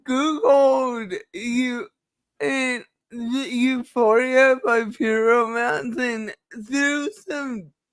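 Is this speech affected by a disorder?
Yes: cerebral palsy.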